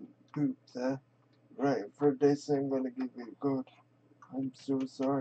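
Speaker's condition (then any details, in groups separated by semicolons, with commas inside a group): Quadriplegic cerebral palsy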